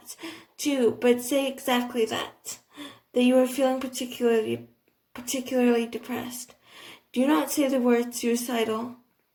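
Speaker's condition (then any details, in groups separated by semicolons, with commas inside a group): Cerebral palsy, athetoid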